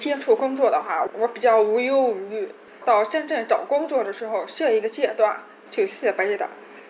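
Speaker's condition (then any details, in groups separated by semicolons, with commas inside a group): Hearing impairment; hearing loss from accident in childhood, completed speech rehabilitation training, words drilled hundreds of times daily; daily word drills with parents speaking from behind, hundreds of repetitions, communication once judged poor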